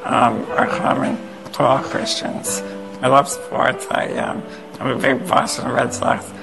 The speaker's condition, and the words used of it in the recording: Spinal muscular atrophy. And when my lungs get congested, I have to have a tube go down my trach to suction.